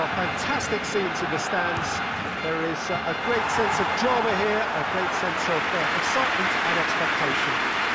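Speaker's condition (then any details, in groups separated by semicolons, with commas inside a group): No condition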